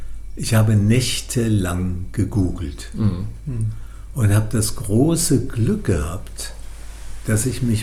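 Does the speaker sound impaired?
Yes: Parkinson's disease; feels as if not having Parkinson.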